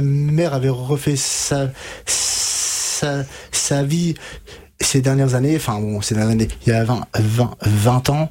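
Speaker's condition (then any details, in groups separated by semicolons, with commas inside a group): Stuttering; onset age 5-6, untreated in childhood, severe until 20, stuttering-specialist therapist Catherine Daubier, Nancy, from 20; age 33, about 28 years since onset, improved after years of therapy, uses fluency techniques; blocks and repetitions now, formerly blocked in every sentence, froze unable to read aloud; repeated sounds, repeated words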